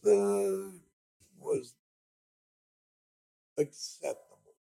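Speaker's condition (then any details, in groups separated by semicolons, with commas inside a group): Speech impediment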